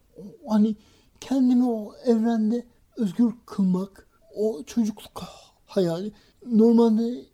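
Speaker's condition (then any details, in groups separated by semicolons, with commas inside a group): Cerebral palsy; school speech difficulty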